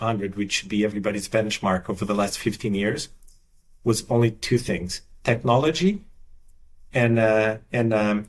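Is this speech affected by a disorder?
No.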